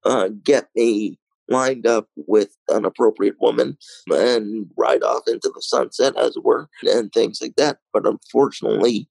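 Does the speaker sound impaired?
Yes: cerebral palsy, mild.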